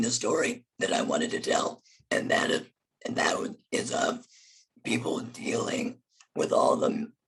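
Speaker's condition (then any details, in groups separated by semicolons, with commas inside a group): Laryngectomy; voice box removed after cancer, narrowed trachea, voice prosthesis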